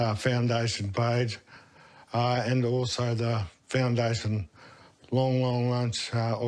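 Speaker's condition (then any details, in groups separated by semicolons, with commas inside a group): Motor neurone disease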